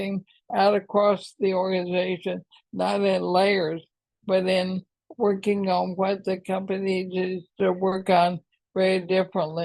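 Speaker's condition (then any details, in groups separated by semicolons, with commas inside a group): ALS; expects to lose speech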